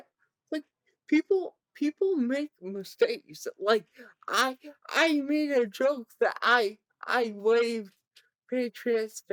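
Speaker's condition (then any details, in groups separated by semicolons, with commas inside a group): Cerebral palsy; present from birth, severe; about 22 years since birth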